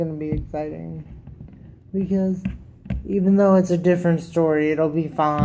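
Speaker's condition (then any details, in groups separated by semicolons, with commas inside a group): Cerebral palsy; wheelchair user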